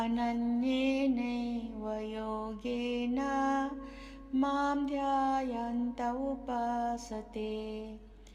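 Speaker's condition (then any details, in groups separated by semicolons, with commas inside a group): No condition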